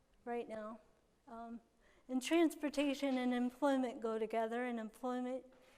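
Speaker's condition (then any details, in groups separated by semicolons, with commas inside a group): Cerebral palsy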